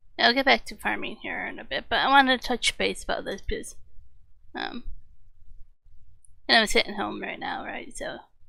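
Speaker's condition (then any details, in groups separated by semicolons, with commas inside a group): No condition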